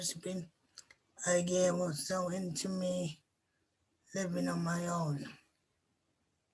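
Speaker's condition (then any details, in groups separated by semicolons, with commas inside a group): Cerebral palsy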